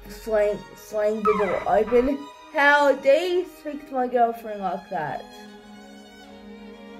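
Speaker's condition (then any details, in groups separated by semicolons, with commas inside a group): Cerebral palsy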